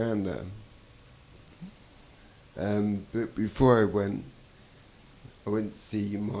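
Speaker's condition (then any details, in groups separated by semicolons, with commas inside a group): Traumatic brain injury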